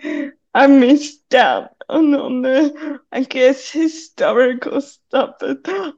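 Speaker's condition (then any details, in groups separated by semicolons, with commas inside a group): Cerebral palsy; needs hand to hold on steep stairs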